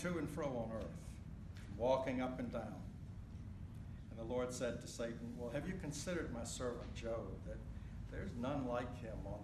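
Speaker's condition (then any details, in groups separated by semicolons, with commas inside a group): No condition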